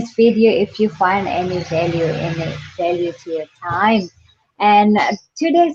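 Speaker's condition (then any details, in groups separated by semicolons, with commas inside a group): No condition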